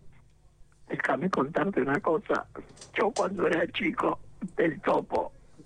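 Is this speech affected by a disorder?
Yes: laryngectomy, esophageal speech; total laryngectomy for cancer of larynx and vocal cords, four complicated operations, totally mute after surgery; cancer reported all well after surgery and treatment, some bad days; esophageal voice, very hard to relearn, sounds fairly clear, no assistive device.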